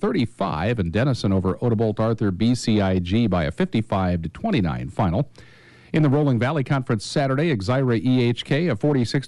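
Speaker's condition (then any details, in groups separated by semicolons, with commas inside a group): No condition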